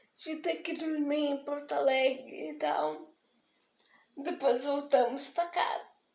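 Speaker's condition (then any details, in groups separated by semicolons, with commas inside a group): Spastic diplegic cerebral palsy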